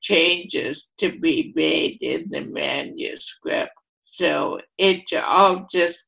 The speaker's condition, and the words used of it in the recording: ALS (motor neuron disease). And her voice has been affected, but her message is just as